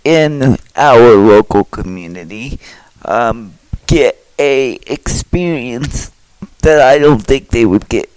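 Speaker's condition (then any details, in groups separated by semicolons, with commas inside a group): Cerebral palsy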